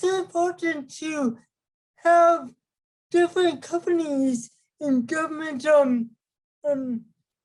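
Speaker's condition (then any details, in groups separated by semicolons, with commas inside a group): Cerebral palsy; affects ability to speak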